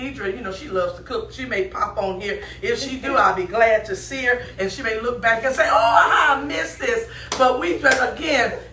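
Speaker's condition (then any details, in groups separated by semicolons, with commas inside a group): No condition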